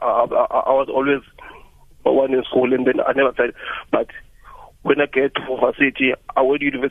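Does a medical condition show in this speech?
Yes: stuttering; stuttering since age 6, through school, worse at University of Cape Town introducing self, speaking before groups; speech therapy with Tina Lillian in Gauteng, coach Heather Wilkinson in Cape Town, slow reading, breathing, phone training; spoke fast before therapy, records own phone speech, no stuttering when singing, now speaks daily on phone; here repeated sounds, blocks.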